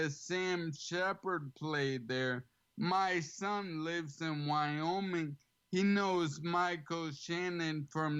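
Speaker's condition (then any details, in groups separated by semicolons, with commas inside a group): ALS; slightly slurred, has to slow down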